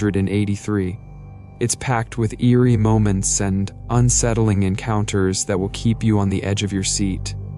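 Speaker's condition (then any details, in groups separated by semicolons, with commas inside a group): No condition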